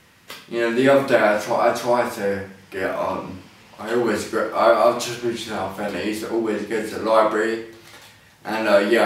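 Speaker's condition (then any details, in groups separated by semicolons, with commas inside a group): Ataxia; speech impediment, sounds intoxicated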